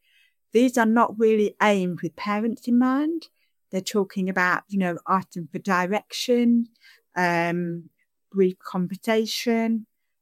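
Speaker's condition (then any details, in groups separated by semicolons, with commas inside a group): Deafness; signing and speaking at the same time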